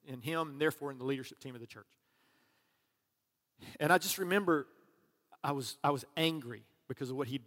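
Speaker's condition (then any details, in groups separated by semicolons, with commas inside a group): No condition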